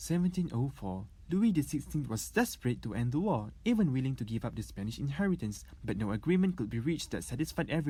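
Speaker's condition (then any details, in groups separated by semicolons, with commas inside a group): No condition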